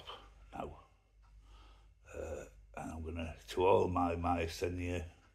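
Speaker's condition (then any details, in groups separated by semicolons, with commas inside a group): Myasthenia gravis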